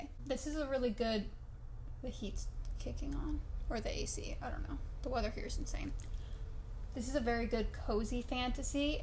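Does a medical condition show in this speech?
No.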